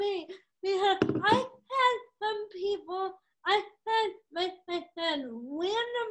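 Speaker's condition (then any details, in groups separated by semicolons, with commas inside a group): Cerebral palsy, spastic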